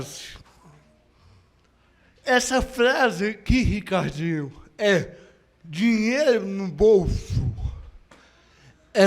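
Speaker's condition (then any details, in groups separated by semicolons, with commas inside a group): Cerebral palsy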